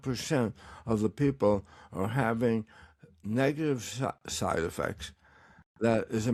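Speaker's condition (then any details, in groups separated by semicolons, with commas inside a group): Tongue cancer; partial tongue removal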